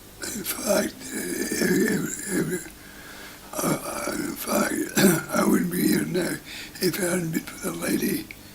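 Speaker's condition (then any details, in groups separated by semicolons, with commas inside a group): Parkinson's disease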